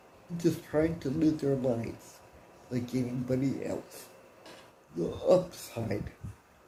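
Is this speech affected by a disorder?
Yes: athetoid cerebral palsy; speech, wheelchair.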